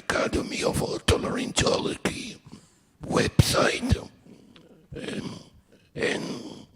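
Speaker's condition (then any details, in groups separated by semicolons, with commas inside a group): Head and neck cancer; swallowing difficulty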